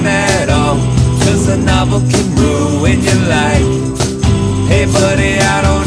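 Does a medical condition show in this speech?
No.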